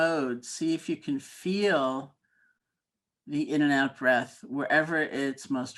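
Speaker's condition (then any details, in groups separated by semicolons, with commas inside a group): No condition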